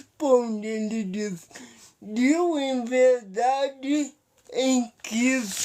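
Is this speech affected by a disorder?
Yes: paralysis.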